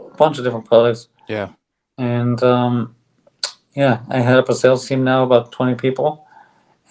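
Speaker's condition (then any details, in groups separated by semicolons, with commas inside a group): ALS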